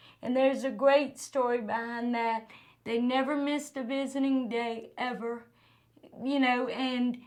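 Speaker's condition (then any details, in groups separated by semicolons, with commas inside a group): Cerebral palsy; from birth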